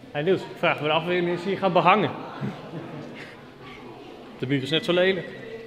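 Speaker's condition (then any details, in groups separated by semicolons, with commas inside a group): No condition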